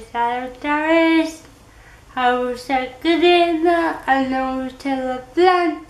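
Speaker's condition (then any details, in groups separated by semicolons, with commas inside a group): Cerebral palsy; physical disability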